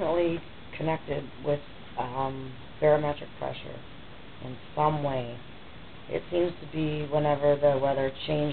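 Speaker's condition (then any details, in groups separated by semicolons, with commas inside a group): No condition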